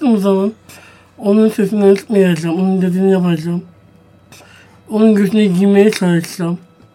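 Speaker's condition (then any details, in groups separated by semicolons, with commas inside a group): Down syndrome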